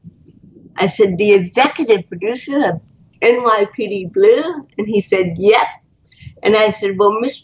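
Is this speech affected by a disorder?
Yes: cerebral palsy; spinal cord and neck surgery, titanium neck limiting looking up, cannot move normally, botox.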